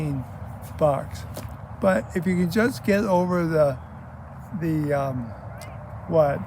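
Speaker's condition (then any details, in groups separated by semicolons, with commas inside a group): ALS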